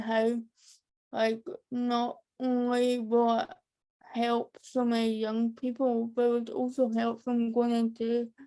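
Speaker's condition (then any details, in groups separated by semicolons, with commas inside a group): Cerebral palsy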